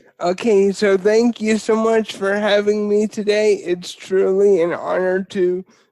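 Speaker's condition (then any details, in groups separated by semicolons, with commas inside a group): Spastic cerebral palsy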